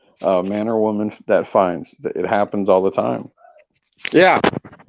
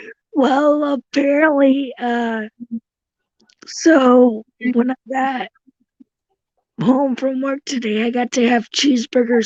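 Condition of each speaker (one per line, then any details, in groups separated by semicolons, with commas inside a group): No condition
Cerebral palsy; from birth, tracheotomy; voice shaped by tracheotomy, regular voice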